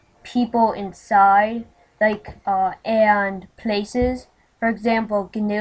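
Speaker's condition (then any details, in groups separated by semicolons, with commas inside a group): No condition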